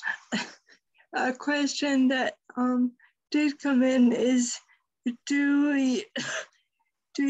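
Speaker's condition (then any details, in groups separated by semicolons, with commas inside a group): Friedreich's ataxia; diagnosed about 20 years ago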